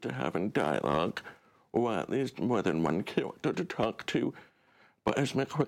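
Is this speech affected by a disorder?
Yes: deaf; relies on subtitles rather than audio.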